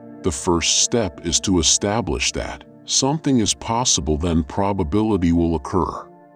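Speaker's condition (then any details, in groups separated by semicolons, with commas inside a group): No condition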